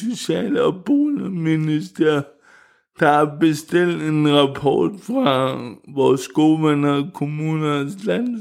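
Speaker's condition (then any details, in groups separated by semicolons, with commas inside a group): Cerebral palsy; wheelchair user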